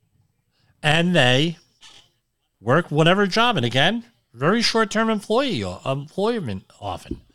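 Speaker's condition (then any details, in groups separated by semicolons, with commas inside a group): Cleft lip and palate; minor tinnitus attributed to cleft; tinnitus diagnosed about 5 years ago, seen by doctor today as tinnitus worsening; formerly unintelligible, couldn't be understood before speech therapy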